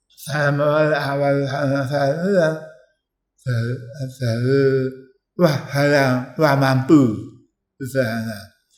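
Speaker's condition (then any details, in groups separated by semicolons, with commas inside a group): Tongue cancer; biopsy-confirmed, ECCT treatment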